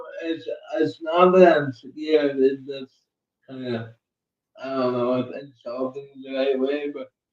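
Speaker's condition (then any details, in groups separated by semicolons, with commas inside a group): Cerebral palsy; uses one hand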